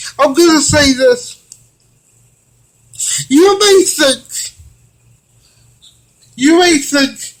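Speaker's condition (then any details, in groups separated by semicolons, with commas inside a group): Cerebral palsy; from birth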